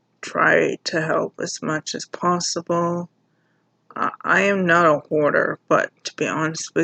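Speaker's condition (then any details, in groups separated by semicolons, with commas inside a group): Cerebral palsy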